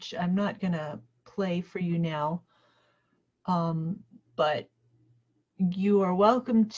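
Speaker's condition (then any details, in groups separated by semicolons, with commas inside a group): No condition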